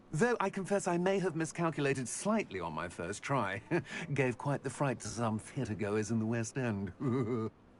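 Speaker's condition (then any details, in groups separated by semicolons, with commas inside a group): No condition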